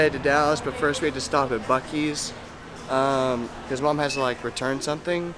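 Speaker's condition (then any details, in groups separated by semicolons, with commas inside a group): No condition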